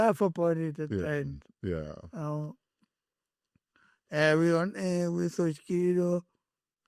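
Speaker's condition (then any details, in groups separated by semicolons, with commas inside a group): Cerebral palsy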